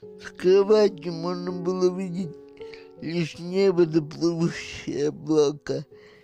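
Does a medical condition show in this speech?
Yes: cerebral palsy.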